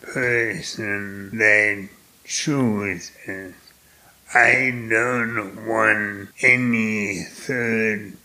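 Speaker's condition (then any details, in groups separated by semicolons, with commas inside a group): Primary lateral sclerosis; profoundly affected, speaks with effort, hard to follow, voice affected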